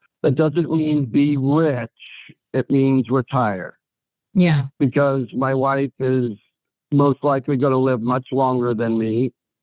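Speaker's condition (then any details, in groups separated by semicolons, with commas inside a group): ALS; onset right arm, then left arm, legs, quadriplegic, prior neck surgeries; nearly five years since diagnosis, slow progression, eye-controlled wheelchair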